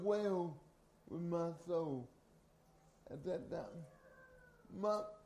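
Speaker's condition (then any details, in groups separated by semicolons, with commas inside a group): Cerebral palsy; from birth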